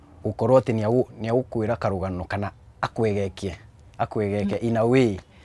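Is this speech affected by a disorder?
No.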